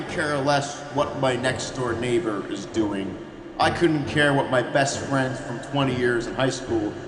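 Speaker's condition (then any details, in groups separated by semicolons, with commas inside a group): No condition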